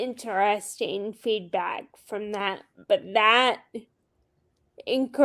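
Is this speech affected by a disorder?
Yes: Friedreich's ataxia; handwriting and speech.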